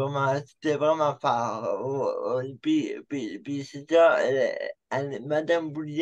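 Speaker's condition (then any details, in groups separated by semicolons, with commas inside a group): Cerebral palsy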